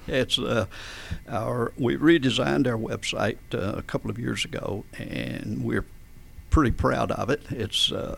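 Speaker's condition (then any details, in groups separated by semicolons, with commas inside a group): Spasmodic dysphonia; no known cause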